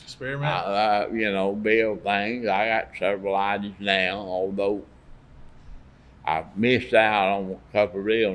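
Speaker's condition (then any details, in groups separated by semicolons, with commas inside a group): Parkinson's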